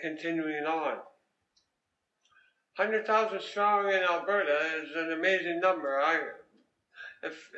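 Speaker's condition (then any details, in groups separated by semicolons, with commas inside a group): Head and neck cancer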